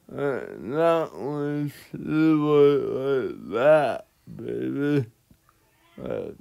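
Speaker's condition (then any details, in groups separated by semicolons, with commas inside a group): Cerebral palsy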